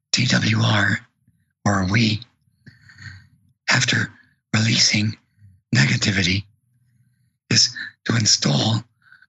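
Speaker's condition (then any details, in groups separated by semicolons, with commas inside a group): Vocal cord paralysis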